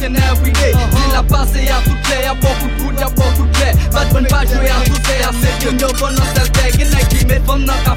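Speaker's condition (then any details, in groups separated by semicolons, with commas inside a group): No condition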